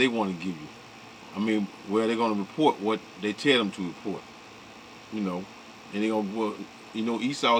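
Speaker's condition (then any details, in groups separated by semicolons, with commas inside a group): No condition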